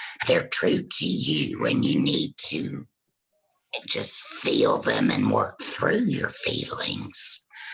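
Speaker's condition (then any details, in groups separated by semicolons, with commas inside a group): Laryngectomy after cancer; natural and singing voice lost, speaks with voice prosthesis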